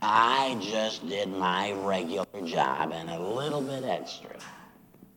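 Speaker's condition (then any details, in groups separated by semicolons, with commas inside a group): Laryngectomy after throat cancer; recurred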